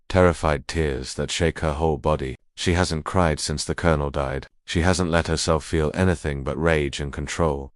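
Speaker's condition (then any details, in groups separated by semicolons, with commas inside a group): No condition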